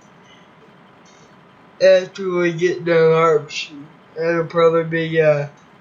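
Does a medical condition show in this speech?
Yes: cerebral palsy.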